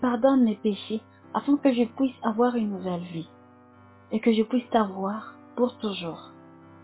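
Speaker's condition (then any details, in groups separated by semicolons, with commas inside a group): No condition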